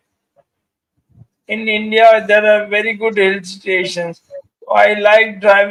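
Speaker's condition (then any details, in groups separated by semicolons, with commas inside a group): Motor neuron disease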